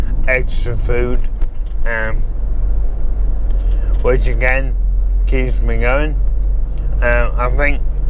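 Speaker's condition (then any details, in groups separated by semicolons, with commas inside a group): MND; synthetic voice from banked voice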